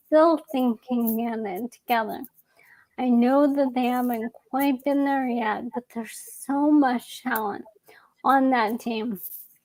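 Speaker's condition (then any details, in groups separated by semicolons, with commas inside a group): ALS; young onset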